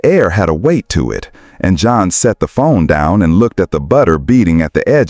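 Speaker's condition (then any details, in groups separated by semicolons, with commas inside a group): No condition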